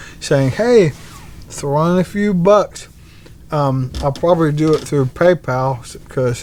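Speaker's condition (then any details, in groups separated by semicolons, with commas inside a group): ALS; bulbar-upper onset, tongue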